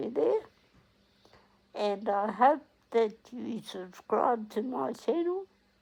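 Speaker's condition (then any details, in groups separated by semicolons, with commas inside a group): Cerebral palsy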